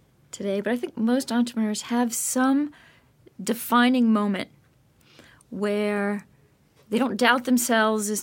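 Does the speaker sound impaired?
No.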